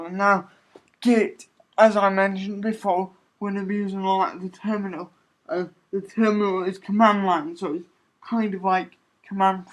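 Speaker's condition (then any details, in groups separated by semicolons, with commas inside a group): Cerebral palsy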